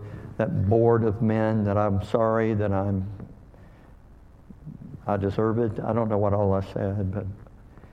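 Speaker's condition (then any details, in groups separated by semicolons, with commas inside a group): Cleft lip and palate; called hair lip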